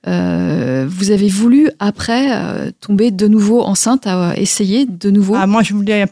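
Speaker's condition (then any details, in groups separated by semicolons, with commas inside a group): No condition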